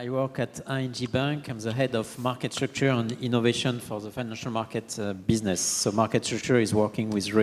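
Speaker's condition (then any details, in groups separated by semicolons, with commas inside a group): No condition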